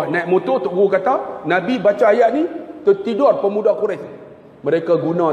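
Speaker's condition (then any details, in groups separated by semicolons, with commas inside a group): No condition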